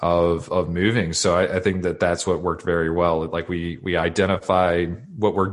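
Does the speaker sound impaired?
No.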